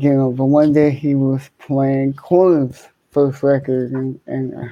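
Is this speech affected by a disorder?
Yes: cerebral palsy; congenital, left-sided hemiplegia, speech and coordination.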